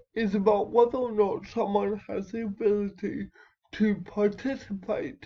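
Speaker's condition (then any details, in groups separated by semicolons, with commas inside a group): Cerebral palsy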